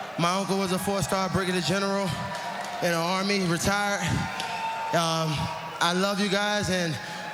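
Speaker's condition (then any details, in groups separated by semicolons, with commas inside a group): No condition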